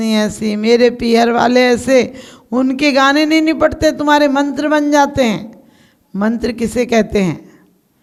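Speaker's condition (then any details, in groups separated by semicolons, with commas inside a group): No condition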